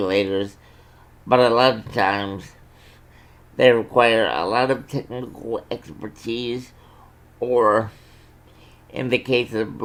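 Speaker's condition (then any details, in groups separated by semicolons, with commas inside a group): Cerebral palsy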